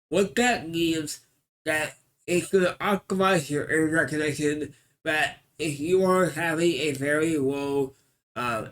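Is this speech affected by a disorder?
Yes: cerebral palsy.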